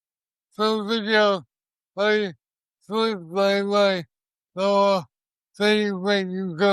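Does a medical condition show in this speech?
Yes: cerebral palsy.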